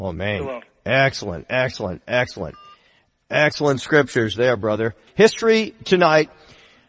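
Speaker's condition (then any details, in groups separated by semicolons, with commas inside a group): No condition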